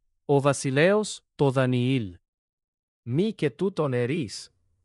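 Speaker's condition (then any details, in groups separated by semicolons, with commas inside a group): No condition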